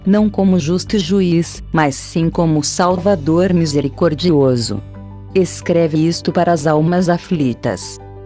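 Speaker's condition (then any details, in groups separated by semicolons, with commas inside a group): No condition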